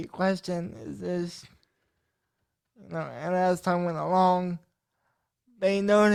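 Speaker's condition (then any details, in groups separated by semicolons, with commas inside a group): Cerebral palsy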